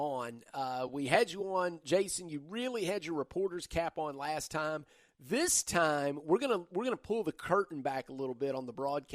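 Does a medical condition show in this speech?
No.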